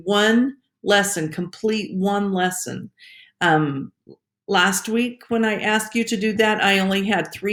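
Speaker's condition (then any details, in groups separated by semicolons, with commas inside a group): No condition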